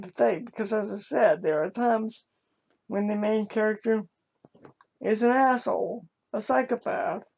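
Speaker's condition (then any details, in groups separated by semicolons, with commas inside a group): Cerebral palsy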